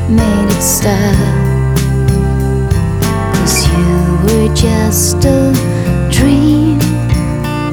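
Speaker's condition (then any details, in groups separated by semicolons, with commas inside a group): No condition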